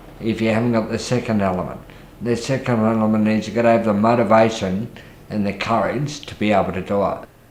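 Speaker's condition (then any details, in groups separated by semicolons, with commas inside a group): Multiple sclerosis; wheelchair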